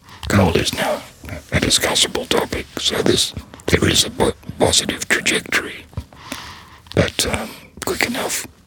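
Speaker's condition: Laryngectomy, voice prosthesis

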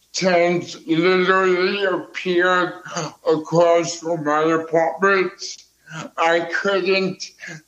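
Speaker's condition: Cerebral palsy

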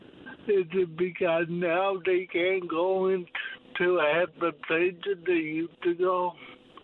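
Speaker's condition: Cerebral palsy; mobility declined since

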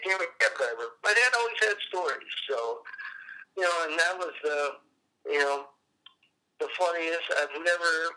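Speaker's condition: Cerebral palsy; appearance likened to Parkinson's

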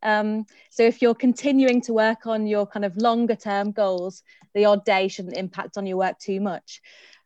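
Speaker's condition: No condition

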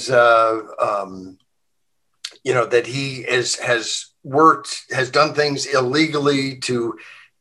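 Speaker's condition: No condition

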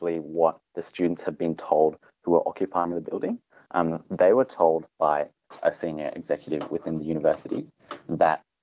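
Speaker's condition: No condition

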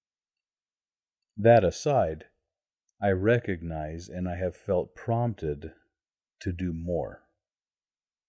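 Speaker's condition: No condition

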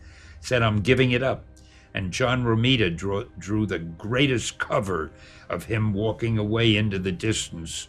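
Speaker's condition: No condition

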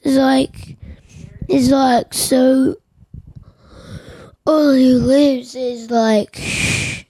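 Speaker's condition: Williams syndrome; diagnosed by geneticist after specialist referral

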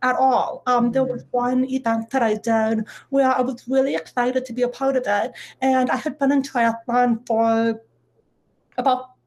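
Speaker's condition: Deafness; medical diagnosis, no sign language, relies on lip reading and captions; cannot hear voice calls or megaphones, needs to see faces, uses captioned video calls; able to talk, speech therapy for most of life

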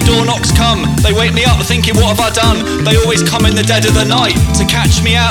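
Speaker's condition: No condition

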